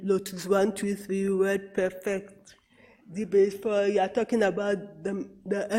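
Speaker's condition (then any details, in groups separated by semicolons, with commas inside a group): Cerebral palsy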